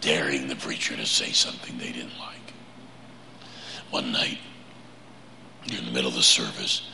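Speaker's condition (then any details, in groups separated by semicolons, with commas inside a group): Laryngeal cancer; vocal cord cancer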